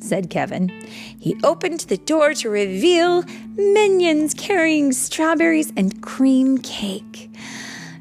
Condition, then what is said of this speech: No condition.